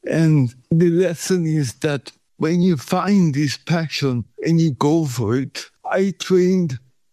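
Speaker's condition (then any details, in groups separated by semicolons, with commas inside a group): Cerebral palsy; pain returns in Sweden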